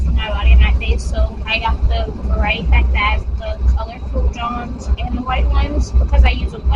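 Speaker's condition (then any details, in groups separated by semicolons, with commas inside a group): No condition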